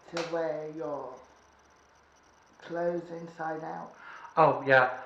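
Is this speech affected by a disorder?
Yes: cerebral palsy.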